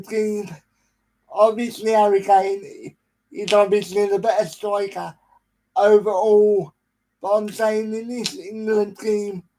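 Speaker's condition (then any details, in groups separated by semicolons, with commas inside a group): Cerebral palsy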